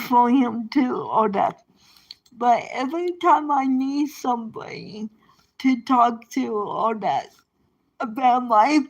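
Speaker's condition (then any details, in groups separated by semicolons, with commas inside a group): Cerebral palsy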